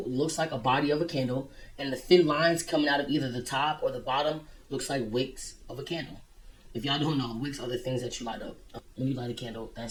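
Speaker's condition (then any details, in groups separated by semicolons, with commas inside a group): No condition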